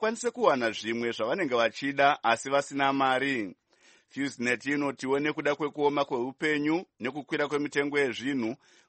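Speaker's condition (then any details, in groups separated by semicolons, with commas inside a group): No condition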